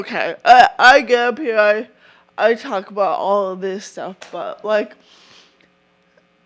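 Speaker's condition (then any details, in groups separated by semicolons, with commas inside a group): Cerebral palsy; atypical voice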